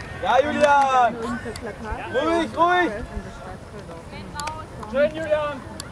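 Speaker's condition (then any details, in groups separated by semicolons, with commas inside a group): No condition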